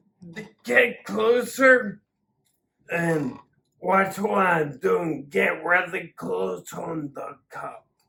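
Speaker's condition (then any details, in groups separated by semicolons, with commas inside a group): Acquired ataxia; vocal problems, improved with exercises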